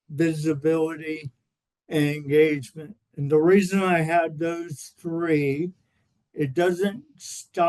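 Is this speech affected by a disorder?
Yes: cerebral palsy.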